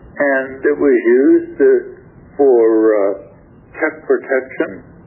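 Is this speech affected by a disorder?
Yes: stroke affecting throat muscles; last small stroke affected throat muscles, tough time talking, listener says speech sounds fine.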